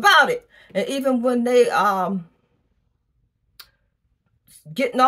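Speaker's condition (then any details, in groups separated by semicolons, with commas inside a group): No condition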